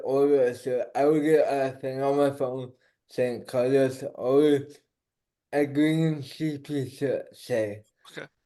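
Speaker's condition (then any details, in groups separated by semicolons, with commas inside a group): Cerebral palsy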